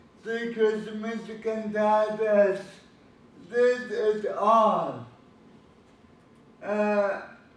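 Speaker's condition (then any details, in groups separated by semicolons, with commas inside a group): Cerebral palsy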